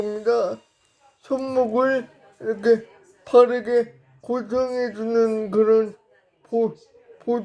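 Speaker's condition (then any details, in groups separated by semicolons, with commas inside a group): Brain lesion disability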